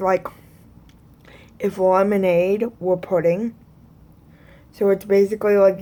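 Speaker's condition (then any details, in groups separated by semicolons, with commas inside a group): Cerebral palsy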